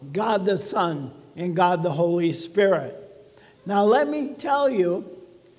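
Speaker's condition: ALS; diagnosed, brace on foot; talking a little bit funny

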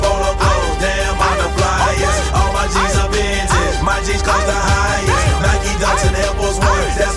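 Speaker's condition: No condition

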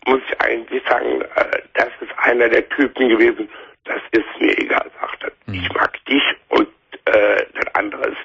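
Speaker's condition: Laryngeal cancer; five nodules surgically removed from larynx, larynx can be preserved, no metastases found; hoarse voice, sounds like having a cold

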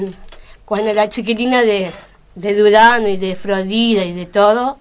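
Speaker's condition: Down syndrome; adult aged 32

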